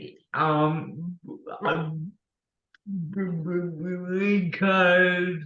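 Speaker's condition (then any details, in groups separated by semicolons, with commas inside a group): Cerebral palsy; speech impediment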